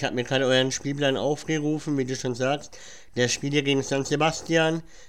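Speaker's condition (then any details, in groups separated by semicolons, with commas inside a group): Cleft palate; cleft palate present since childhood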